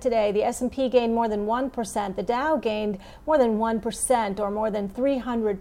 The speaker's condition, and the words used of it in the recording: No condition.